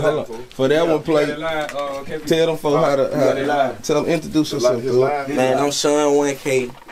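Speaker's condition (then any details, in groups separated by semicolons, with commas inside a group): No condition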